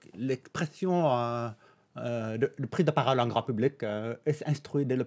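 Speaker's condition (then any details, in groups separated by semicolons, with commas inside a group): Deafness; between deaf and hard of hearing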